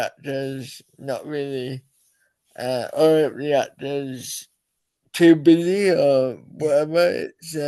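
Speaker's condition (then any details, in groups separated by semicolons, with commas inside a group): Cerebral palsy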